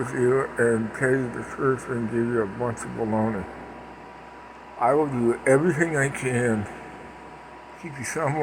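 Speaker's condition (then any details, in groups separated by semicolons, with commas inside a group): Parkinson's; speech impediment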